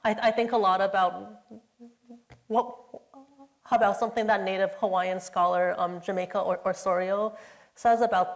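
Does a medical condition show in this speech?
Yes: stutter; stutter in high school; stutter still present sometimes; occasional stutter; here repeated sounds, repeated words.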